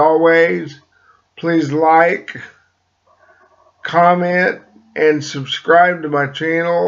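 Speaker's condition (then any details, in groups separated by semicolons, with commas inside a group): Cerebral palsy; slight speech impediment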